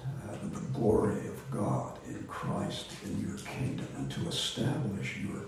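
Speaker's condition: Voice disorder; not contagious

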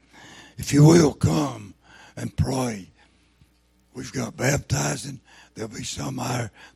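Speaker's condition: Throat cancer, lost vocal cord

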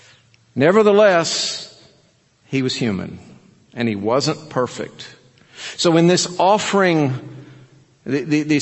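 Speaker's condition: No condition

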